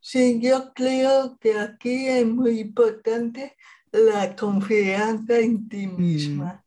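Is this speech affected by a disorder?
Yes: cerebral palsy; present at least 40 years.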